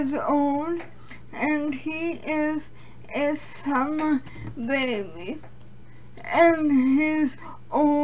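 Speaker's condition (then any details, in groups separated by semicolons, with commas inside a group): Cerebral palsy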